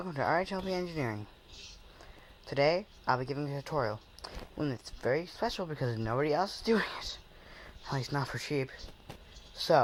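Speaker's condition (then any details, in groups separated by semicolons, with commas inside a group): No condition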